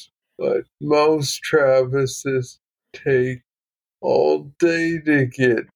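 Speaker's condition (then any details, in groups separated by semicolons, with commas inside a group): Parkinson's disease, young onset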